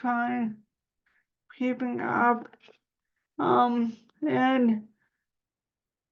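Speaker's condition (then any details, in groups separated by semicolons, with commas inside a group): Cerebral palsy; spasticity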